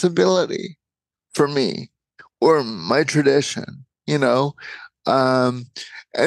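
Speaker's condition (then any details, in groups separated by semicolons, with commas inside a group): Cerebral palsy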